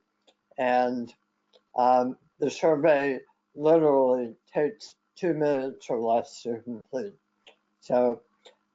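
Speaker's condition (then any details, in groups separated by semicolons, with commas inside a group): Head and neck cancer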